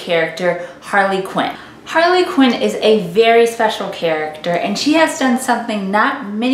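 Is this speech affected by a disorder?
No.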